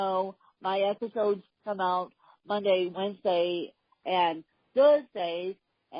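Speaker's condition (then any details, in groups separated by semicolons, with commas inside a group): Cerebral palsy; muscle tone most challenging; lungs act up some days, coughing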